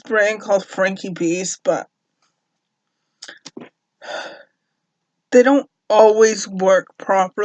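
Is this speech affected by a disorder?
Yes: cerebral palsy; uses a cane.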